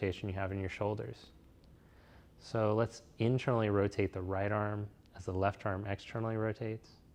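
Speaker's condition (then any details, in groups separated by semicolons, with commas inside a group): No condition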